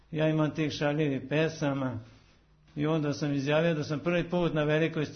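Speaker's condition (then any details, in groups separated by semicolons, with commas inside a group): Parkinson's disease; converses normally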